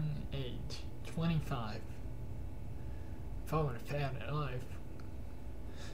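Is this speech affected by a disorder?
Yes: cerebral palsy.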